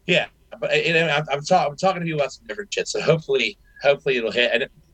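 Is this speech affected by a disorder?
Yes: stammer; legitimate stammer, unnoticed until hearing own test recordings; stutters a lot; here repeated sounds, repeated words.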